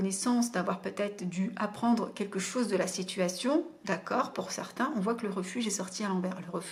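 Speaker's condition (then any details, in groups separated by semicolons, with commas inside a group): No condition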